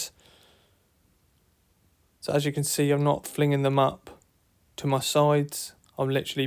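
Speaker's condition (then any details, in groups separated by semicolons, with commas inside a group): No condition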